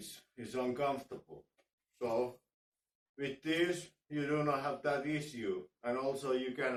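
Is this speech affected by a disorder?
No.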